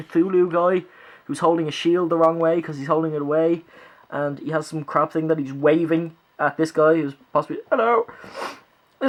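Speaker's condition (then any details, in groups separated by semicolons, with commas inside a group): No condition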